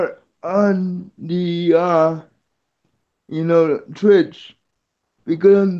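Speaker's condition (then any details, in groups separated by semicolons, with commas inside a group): Cerebral palsy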